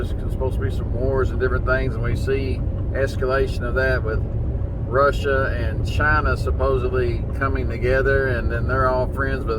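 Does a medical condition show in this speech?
No.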